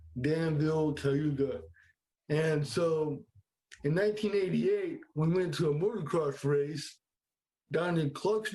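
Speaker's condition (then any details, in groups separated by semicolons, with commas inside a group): Cerebral palsy; present from birth, affects legs, arms, hands; speech affected, may sound different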